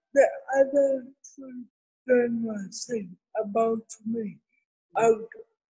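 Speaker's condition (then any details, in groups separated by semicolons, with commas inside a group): Cerebral palsy; from birth in Kenya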